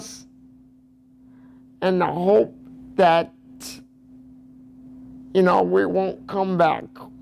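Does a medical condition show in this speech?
Yes: cerebral palsy; also quadriplegic from spinal cord injury, wheelchair user.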